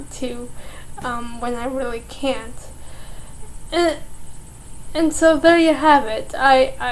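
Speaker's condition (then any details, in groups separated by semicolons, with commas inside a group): Cerebral palsy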